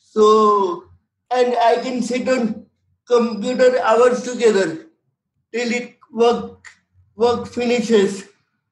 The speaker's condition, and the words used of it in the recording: Cerebral palsy. He speaks haltingly because of his condition.